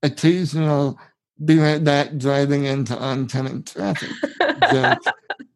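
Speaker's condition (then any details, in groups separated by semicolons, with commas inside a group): Spinal muscular atrophy, severe; genetic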